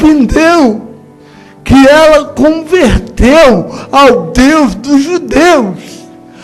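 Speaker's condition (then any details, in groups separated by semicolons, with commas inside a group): Cerebral palsy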